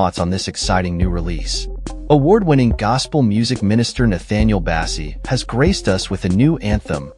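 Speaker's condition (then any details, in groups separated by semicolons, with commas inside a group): No condition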